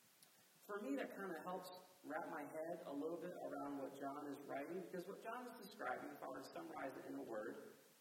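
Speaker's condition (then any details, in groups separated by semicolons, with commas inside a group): No condition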